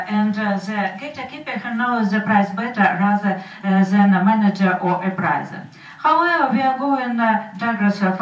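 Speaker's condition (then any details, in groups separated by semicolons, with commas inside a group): No condition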